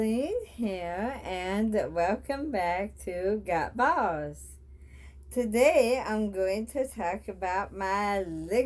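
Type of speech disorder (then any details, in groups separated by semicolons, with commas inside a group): Bulbar dysarthria; bulbar onset ALS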